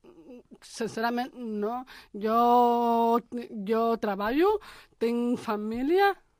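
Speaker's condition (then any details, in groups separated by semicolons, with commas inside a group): Down syndrome; intellectual disability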